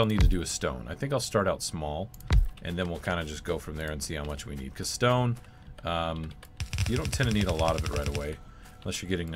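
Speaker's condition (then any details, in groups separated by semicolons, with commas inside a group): No condition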